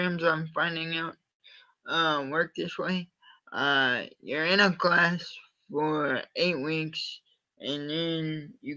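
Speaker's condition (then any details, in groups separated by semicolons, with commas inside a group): Cerebral palsy; from birth, uses wheelchair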